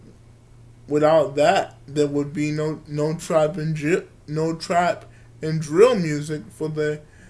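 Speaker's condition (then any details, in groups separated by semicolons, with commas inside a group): Cerebral palsy; from birth, wheelchair user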